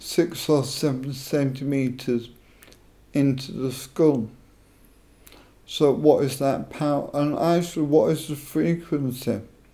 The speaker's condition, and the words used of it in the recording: ALS (motor neuron disease). I'm trying to manipulate muscles so I can keep talking.